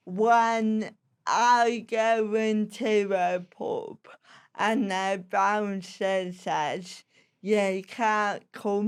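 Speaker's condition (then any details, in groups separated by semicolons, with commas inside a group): Cerebral palsy; walked at age 4; slow speech, sounds disabled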